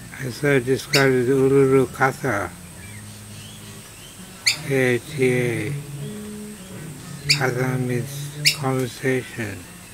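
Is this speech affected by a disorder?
Yes: slurred speech from poisoning.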